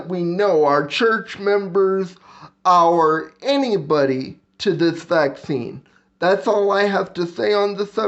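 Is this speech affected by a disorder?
Yes: cerebral palsy.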